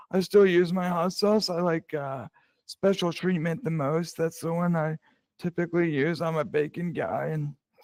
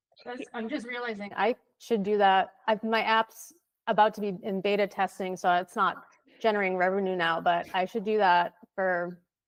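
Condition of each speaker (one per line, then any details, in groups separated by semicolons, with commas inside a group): Cerebral palsy; present from birth
No condition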